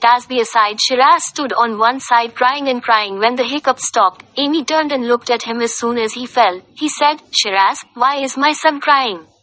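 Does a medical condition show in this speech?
No.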